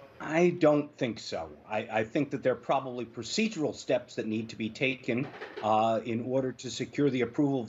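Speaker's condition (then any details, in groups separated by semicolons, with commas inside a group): No condition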